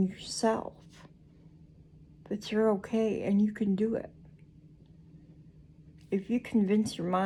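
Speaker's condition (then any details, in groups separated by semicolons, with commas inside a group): Cerebral palsy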